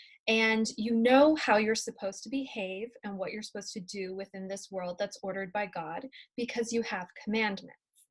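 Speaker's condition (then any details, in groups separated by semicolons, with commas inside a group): No condition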